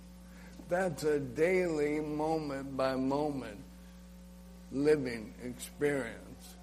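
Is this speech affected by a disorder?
Yes: ALS; ALS (amyotrophic lateral sclerosis, Lou Gehrig's), nerve disease attacking nerves and muscles; slurred, slow speech, choking, spitting, swallowing problems.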